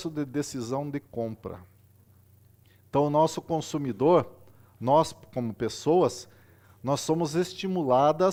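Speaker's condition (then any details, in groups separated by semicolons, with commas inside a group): No condition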